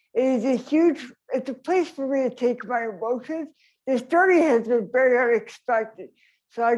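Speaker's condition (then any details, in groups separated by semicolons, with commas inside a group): Traumatic brain injury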